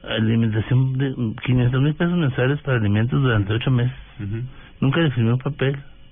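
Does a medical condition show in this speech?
Yes: Parkinson's disease; onset after returning to Bogotá, stooped hunched posture at times, loss of strength, weakness; neurologist care, walking, running and tennis exercise, felt stronger after two weeks; voice sometimes trembles, sometimes intelligible, sometimes not understood at all.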